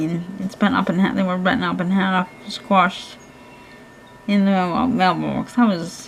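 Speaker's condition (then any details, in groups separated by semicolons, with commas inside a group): Cerebral palsy; hands affected, shaking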